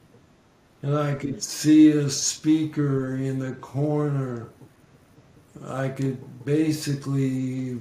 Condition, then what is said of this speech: ALS (motor neuron disease). We can we can hear you loud and clear.